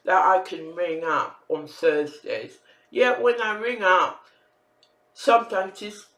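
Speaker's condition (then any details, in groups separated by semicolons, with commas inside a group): Facial palsy; can barely hear own speech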